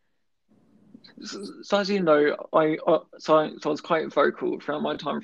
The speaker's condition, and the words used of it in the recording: Stuttering. I think I re-watched it earlier, and up until you mentioned it in that video, I wouldn't have noticed.